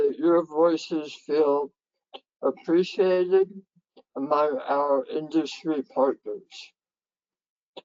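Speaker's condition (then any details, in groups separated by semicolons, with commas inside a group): Head and neck cancer; severe swallowing disorder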